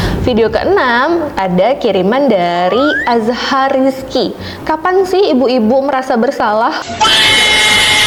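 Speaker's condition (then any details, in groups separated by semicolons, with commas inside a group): No condition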